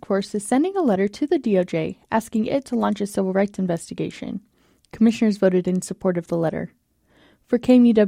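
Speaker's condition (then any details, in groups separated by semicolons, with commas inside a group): No condition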